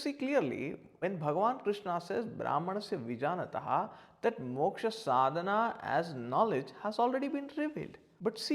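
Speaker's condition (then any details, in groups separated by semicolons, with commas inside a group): No condition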